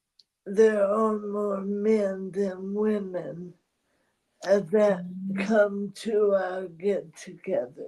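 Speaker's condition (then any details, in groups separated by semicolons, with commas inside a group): ALS; voice strains with talking, needs voice rest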